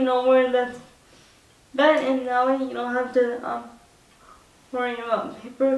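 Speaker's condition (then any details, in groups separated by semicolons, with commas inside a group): Cerebral palsy (spastic quadriplegia)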